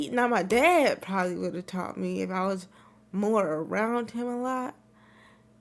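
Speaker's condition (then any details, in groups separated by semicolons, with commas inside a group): Cerebral palsy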